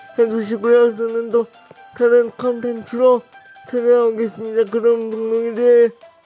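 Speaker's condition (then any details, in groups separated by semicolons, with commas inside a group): Brain lesion disability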